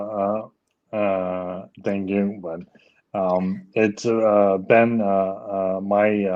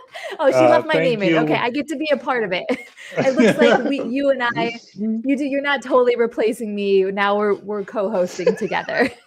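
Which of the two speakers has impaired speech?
The first: ALS; leg onset, later arm weakness; diagnosed about six years after onset, speech issues three-four years.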